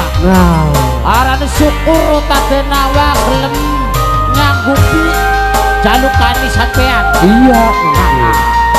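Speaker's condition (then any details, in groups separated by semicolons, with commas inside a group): No condition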